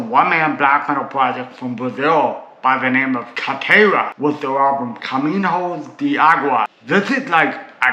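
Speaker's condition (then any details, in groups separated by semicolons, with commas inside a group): Cerebral palsy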